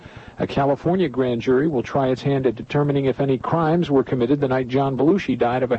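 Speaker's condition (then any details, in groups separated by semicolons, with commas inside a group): No condition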